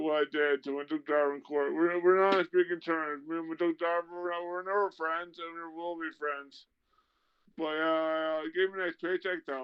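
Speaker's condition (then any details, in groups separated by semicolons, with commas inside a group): Traumatic brain injury; speaking sometimes difficult, must slow down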